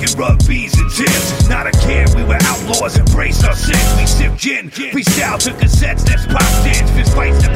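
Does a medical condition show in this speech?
No.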